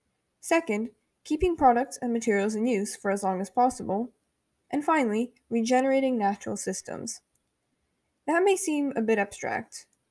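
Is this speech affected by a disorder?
No.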